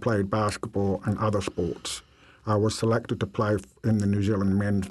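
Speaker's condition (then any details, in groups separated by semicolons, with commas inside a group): Deafness; attended Atlanta Speech School and Druid Hills High School in America until 16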